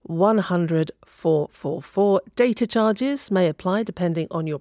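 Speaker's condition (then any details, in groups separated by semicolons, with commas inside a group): No condition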